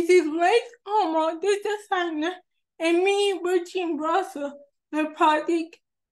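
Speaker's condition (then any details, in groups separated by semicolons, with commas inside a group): Cerebral palsy; affects hand, hand tremor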